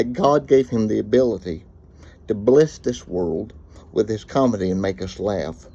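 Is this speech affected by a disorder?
Yes: cerebral palsy; reports speaking clearly.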